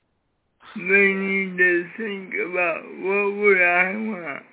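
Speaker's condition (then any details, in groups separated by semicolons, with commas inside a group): Cerebral palsy; severe cerebral palsy from birth, cannot use hands, needs help with feeding, toileting and showering; cannot talk well since childhood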